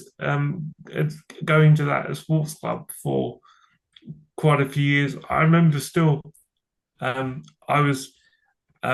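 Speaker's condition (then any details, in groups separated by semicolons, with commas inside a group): Cerebral palsy; from birth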